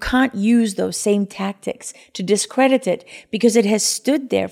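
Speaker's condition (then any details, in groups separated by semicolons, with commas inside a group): No condition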